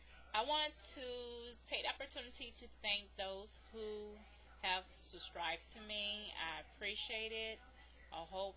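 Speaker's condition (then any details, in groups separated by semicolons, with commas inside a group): No condition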